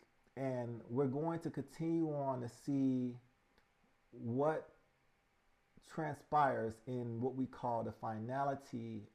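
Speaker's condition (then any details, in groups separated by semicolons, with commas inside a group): No condition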